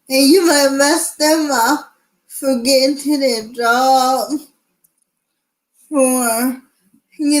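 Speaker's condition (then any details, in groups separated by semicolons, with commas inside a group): Cerebral palsy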